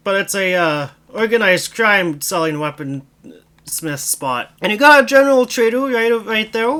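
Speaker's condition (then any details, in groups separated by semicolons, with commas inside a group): No condition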